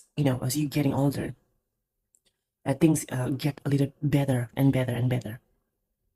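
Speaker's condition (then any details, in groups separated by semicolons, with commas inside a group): No condition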